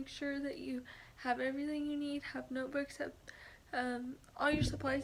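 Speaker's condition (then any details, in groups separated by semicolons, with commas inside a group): Cerebral palsy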